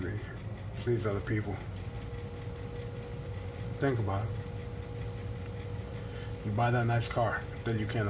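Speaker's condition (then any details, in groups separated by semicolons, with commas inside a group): No condition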